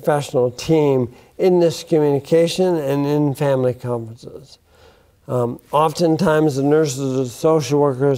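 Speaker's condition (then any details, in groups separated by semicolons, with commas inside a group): Bulbar onset ALS; affects speech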